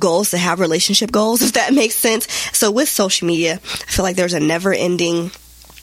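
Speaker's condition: No condition

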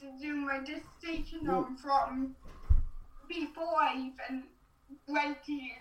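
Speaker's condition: Cerebral palsy

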